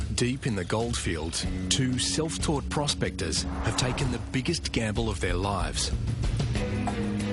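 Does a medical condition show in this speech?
No.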